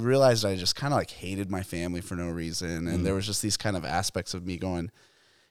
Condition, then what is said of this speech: None; typical speech.